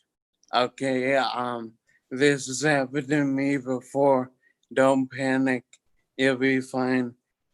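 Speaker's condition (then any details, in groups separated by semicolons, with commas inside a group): Toxic leukoencephalopathy, locked-in syndrome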